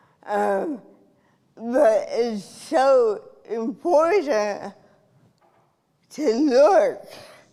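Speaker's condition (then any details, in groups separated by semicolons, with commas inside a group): Cerebral palsy; from birth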